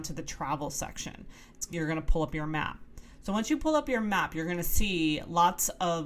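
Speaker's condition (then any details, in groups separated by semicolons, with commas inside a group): No condition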